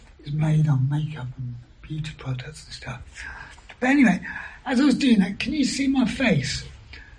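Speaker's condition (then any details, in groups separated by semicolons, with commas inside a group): Throat cancer surgery, vocal injections; chokes on food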